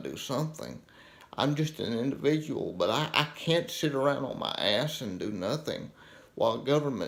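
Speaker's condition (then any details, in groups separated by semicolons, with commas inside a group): Cerebral palsy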